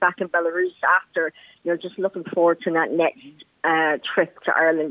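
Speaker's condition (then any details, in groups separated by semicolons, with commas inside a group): Cleft palate; Belarus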